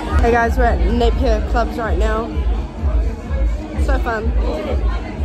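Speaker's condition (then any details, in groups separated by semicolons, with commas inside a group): No condition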